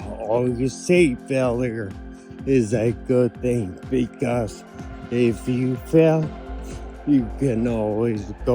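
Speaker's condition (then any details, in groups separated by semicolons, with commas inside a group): Ataxia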